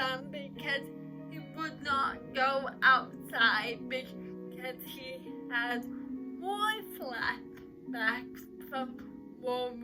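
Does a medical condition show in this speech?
Yes: cerebral palsy; uses crutches.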